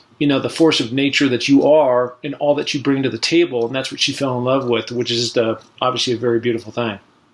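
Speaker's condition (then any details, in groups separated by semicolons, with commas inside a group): No condition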